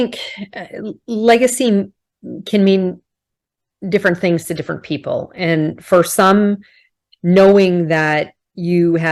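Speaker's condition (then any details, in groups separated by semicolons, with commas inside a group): No condition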